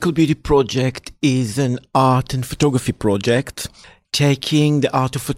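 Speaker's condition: No condition

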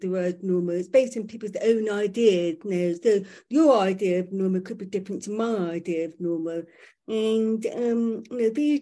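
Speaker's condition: Profoundly deaf, born profoundly deaf; relies on lip reading, needs people facing and speaking normally, no over-enunciating or shouting

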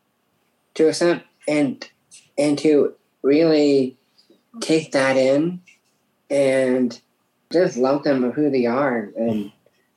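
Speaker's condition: Down syndrome; from birth

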